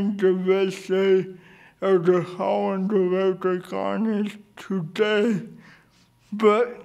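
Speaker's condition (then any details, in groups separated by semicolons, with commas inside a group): Cerebral palsy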